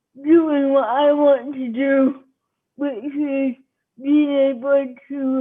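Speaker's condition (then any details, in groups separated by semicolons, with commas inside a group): Cerebral palsy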